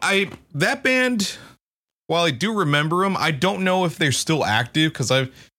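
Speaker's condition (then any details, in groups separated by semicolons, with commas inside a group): No condition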